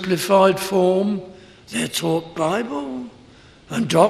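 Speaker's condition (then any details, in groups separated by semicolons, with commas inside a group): No condition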